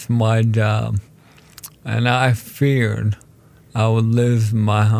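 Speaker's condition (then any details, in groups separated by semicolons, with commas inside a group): ALS; told condition is terminal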